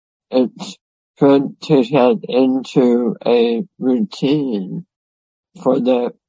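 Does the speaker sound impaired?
Yes: head and neck cancer; five-time survivor, surgery, radiation, years of toxic chemotherapy, about 2.5 years intense treatment; no evidence of disease for years, severe dysphagia, no normal meal for years; severe dysphagia from surgery, radiation and chemotherapy effects.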